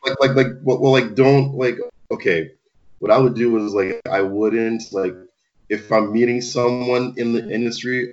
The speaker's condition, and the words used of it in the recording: Stuttering. Like it was even harder for me because, like, if you haven't noticed, I have a stutter.